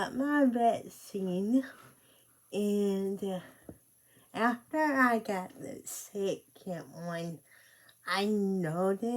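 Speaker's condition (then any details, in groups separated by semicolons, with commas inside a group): Cerebral palsy; speech affected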